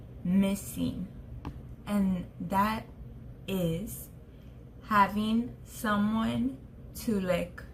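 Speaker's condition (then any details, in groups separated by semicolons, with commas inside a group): Traumatic brain injury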